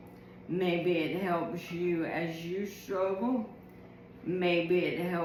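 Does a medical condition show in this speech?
Yes: ALS.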